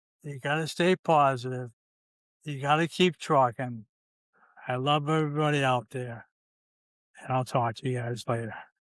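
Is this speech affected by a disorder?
Yes: ALS, C9 mutation; limb onset in fingers.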